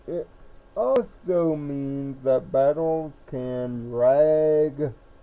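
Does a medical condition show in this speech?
Yes: cerebral palsy.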